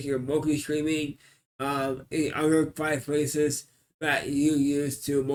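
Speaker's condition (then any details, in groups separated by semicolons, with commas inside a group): Cerebral palsy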